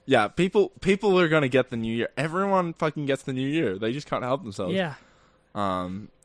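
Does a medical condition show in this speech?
No.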